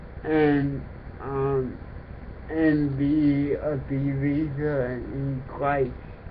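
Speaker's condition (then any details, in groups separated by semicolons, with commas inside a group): Cerebral palsy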